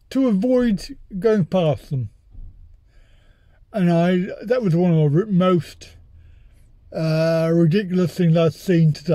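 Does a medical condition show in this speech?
Yes: cerebral palsy.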